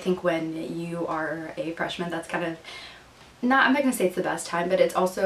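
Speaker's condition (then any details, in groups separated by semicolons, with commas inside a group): No condition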